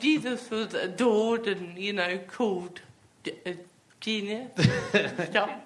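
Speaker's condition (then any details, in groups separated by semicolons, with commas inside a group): Athetoid cerebral palsy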